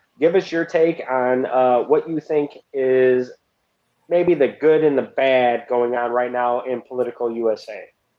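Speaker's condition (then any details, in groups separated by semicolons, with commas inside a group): No condition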